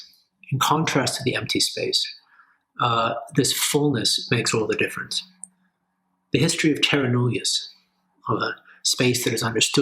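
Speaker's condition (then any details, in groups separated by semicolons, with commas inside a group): No condition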